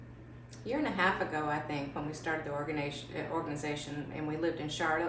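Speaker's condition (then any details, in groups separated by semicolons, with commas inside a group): No condition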